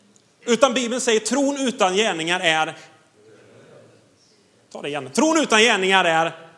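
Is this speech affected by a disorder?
No.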